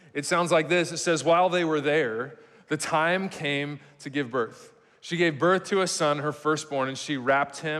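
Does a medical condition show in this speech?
No.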